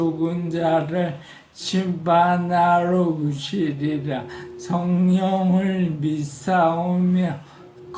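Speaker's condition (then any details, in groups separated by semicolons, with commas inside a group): Parkinson's disease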